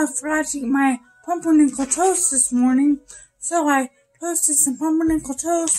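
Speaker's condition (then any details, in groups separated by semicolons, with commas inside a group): Brain injury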